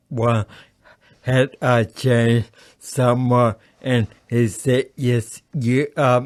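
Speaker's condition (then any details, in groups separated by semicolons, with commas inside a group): Acquired brain injury; over 30 years since injury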